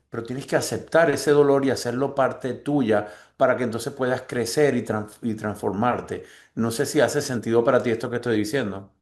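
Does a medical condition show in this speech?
No.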